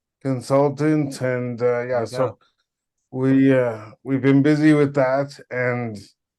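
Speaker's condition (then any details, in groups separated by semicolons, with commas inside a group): Cerebral palsy; power wheelchair since childhood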